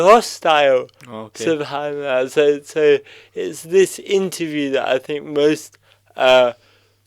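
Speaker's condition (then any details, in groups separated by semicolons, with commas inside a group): Cerebral palsy; from birth, possibly breathing arrest at birth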